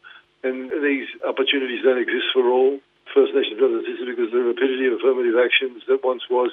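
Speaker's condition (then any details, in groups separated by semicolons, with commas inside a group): Parkinson's; diagnosed 2019, led to retirement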